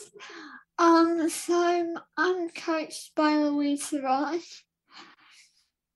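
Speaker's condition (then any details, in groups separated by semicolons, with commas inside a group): Cerebral palsy; spastic dystonic quadriplegia, limits daily tasks such as getting dressed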